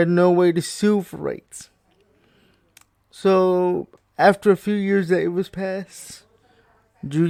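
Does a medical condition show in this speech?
Yes: cerebral palsy.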